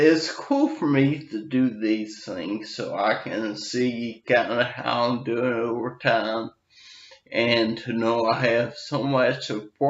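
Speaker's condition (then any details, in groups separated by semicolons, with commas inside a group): Brain injury with dysarthria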